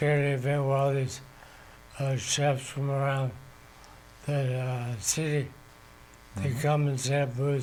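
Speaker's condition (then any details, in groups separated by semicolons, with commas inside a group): ALS; voice affected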